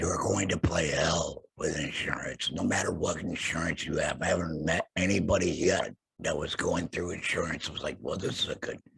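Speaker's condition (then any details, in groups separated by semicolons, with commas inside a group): Laryngectomy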